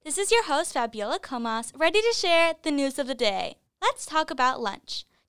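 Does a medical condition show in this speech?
No.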